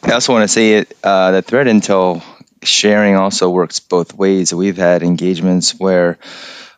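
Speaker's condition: No condition

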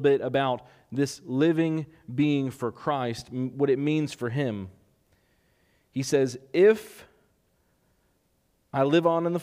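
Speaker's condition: No condition

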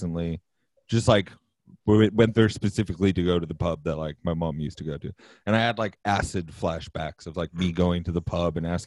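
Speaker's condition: No condition

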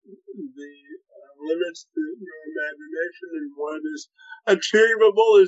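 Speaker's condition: Cerebral palsy, spastic quadriplegia

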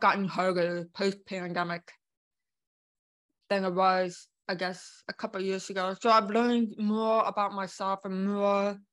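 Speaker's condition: Born deaf; congenital deafness

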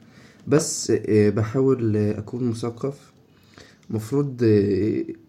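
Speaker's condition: No condition

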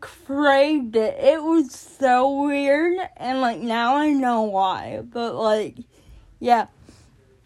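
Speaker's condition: Cerebral palsy; born addicted

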